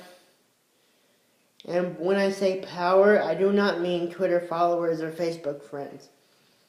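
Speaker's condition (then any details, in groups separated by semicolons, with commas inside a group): Cerebral palsy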